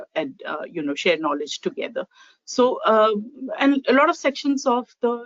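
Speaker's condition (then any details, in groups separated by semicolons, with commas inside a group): No condition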